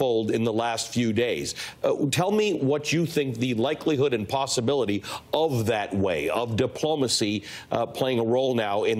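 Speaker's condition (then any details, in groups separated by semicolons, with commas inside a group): No condition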